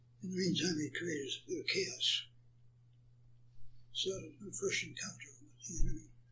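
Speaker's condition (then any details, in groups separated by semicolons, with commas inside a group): Parkinson's; attributed to Agent Orange exposure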